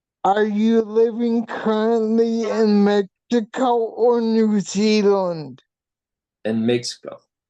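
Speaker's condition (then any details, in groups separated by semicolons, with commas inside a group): Hydrocephalus with shunt failure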